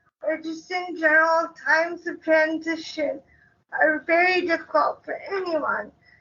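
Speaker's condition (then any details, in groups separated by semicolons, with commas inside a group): Cerebral palsy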